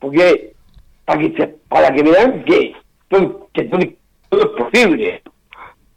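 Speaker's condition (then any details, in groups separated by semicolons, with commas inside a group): Down syndrome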